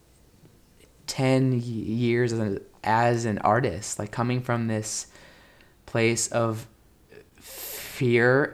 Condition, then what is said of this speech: Stuttering. If I stutter, then I stutter, and that's what something I'm bringing to the character.